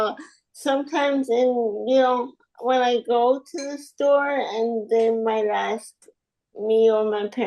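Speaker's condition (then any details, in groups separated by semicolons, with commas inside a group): Spastic quadriplegic cerebral palsy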